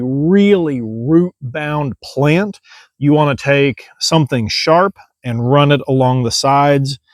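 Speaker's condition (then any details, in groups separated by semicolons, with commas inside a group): No condition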